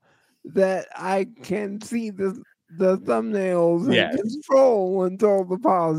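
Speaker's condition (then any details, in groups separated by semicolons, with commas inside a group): Cerebral palsy; voice always shot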